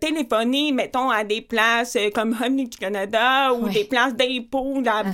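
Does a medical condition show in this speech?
Yes: profound deafness with cochlear implant, congenital; born 100% deaf, cochlear implant by Dr. Ferron at Hôtel-Dieu de Québec, cochlear electrodes, external magnet; audiologist adjusts implant every 2 years, lip-reads to confirm, misses fast group talk, phone calls hard.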